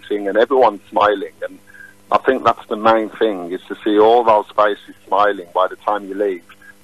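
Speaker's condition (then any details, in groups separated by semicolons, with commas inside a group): No condition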